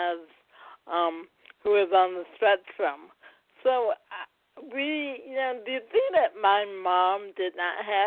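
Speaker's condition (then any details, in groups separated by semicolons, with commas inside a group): Cerebral palsy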